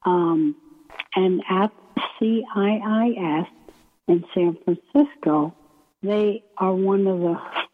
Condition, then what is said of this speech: ALS (motor neuron disease). And a disclaimer I have to start out with is my voice.